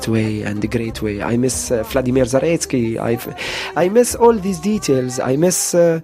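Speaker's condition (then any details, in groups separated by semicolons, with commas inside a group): No condition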